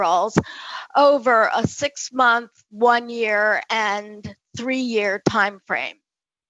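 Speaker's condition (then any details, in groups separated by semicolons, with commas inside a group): No condition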